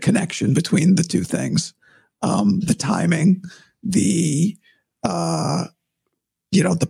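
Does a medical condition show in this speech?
Yes: vocal cord surgery; vocal cord problem, not uncommon, long search for diagnosis, vocal cord surgery by ear nose and throat surgeon; recovering after recent vocal cord surgery, voice temporarily compromised, not yet back to full; objectively worse than usual, unsure if voice returns to 100%.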